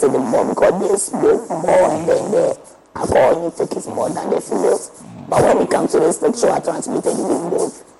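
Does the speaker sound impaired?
Yes: laryngectomy for throat cancer; stage 4 throat cancer after hoarse breaking voice and neck swelling, voice box removed, Kolibu Teaching Hospital ENT, Dr. Bedu; artificial voice almost a year, breathes through neck hole not nose, feeding problems, on tubes; cannot speak unaided, speaks only through artificial voice device at neck hole.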